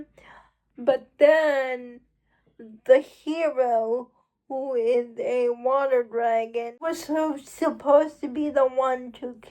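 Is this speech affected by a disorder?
Yes: cerebral palsy; uses wheelchair.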